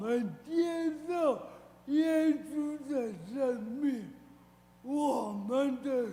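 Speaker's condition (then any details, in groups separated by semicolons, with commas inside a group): Cerebral palsy, severe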